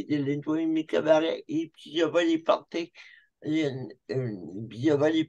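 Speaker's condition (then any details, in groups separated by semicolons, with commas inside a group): Cerebral palsy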